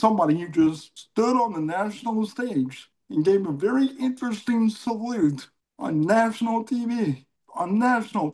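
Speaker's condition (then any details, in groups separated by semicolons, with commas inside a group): Cerebral palsy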